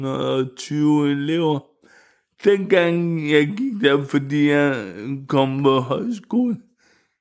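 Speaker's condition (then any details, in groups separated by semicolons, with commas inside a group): Cerebral palsy; wheelchair user, first recorded as mentally retarded before cerebral palsy diagnosis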